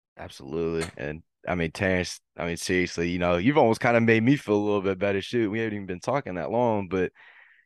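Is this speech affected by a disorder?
No.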